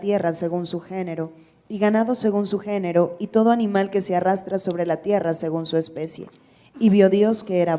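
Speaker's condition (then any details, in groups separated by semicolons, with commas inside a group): No condition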